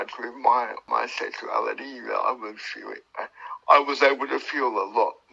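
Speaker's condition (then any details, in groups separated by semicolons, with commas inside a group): Cerebral palsy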